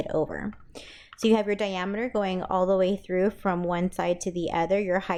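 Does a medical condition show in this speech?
No.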